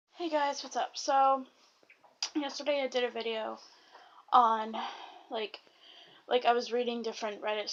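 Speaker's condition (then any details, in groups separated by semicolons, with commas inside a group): No condition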